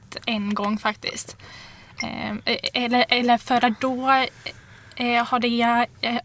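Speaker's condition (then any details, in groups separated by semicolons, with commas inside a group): Stuttering; long-standing stuttering; uncontrollable stuttering, sometimes worse with nervousness, unpredictable, amount varies by day; repeated words, blocks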